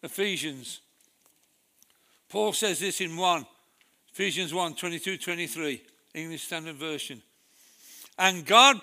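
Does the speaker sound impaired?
Yes: Parkinson's disease; Parkinson's with arthritis.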